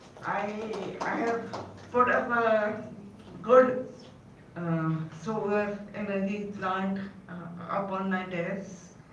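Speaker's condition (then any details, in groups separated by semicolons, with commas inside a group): Cerebral palsy; caused by encephalitis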